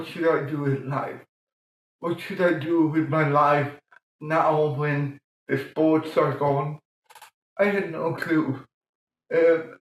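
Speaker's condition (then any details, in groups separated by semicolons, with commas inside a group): Cerebral palsy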